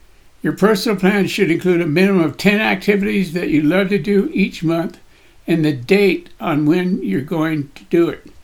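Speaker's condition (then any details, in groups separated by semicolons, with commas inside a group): Parkinson's disease; voice shakes, body shakes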